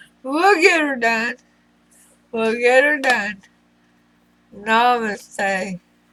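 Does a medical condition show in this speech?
Yes: throat cancer radiation damage.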